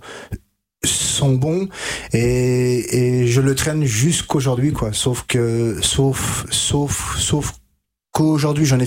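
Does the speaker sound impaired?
Yes: stuttering; stuttering since age 5-6, severe from 5 to 20, untreated in childhood; age 33, stuttering-specialist therapy with Catherine Daubier, Nancy, fluency techniques; blocks and repetitions now, formerly could not say a sentence without blocking; here repeated words.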